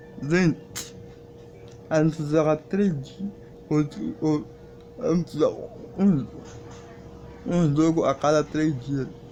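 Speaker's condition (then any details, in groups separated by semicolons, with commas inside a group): Cerebral palsy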